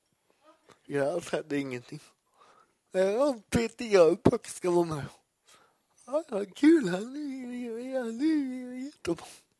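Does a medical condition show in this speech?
Yes: cerebral palsy; poor balance, legs move involuntarily, struggled with self-care as a child; great difficulty saying some words such as stockholm, much improved through practice.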